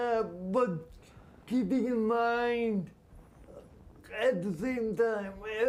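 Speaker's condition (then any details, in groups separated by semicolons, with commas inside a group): Spastic quadriplegia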